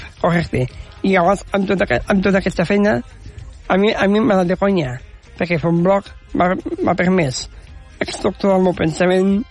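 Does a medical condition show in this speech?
Yes: Down syndrome; genetic condition, learned of it gradually from parents in childhood; speaks confidently on radio and in public, communicates ideas well, less nervous than many guests.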